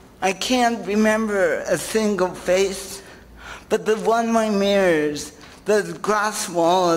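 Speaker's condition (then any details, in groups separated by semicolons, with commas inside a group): Cerebral palsy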